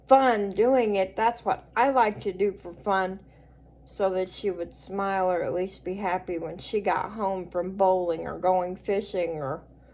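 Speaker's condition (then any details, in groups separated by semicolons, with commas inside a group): Cerebral palsy; speech noticeably atypical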